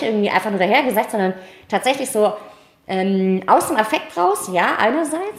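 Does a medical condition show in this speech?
Yes: cleft palate, mild.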